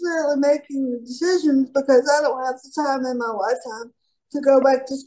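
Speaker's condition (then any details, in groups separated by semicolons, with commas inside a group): Cerebral palsy; largely independent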